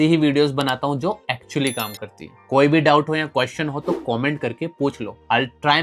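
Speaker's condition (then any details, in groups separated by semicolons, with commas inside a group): No condition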